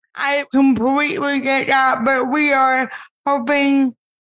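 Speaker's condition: Cerebral palsy; impaired speech

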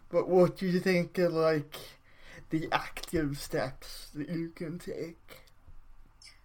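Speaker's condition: Cerebral palsy; brain damage at or around birth

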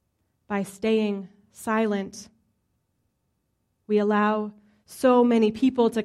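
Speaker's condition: No condition

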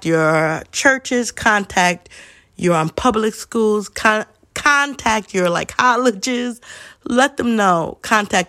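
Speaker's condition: Stuttering; traumatic brain injury survivor, gets worn out with brain overload; stumbles upon words while speaking; repeated sounds

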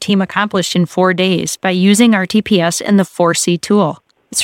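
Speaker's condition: No condition

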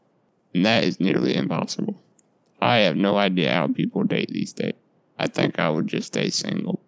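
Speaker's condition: Duchenne muscular dystrophy; lifelong

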